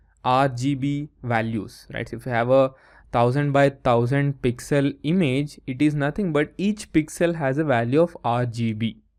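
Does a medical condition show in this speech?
No.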